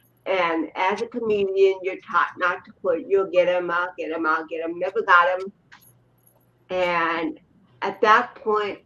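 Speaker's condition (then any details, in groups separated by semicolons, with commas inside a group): Cerebral palsy; since birth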